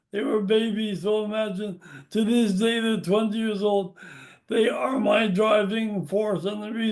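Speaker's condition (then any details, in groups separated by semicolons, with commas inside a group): Brain injury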